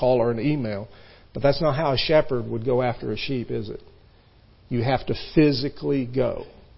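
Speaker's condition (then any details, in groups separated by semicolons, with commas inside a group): No condition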